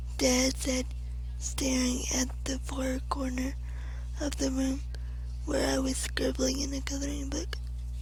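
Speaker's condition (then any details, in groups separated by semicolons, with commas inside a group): Cerebral palsy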